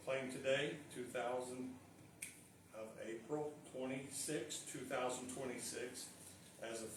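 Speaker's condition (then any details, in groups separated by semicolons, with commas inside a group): No condition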